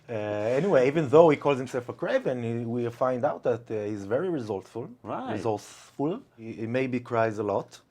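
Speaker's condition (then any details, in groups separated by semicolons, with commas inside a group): No condition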